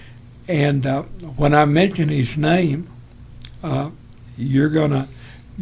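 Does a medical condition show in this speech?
Yes: Parkinson's; tremors as early symptom.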